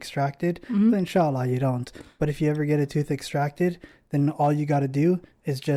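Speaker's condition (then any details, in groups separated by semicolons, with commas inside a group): No condition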